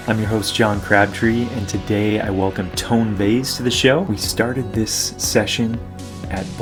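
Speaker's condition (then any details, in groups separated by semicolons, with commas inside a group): No condition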